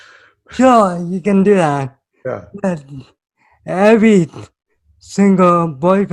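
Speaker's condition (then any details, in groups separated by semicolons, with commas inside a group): Cerebral palsy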